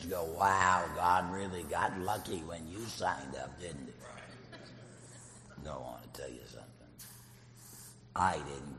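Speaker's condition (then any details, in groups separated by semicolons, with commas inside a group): Laryngectomy, voice prosthesis; voice much better now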